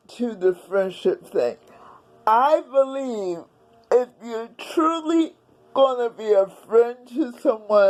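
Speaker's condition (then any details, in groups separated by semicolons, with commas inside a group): Cerebral palsy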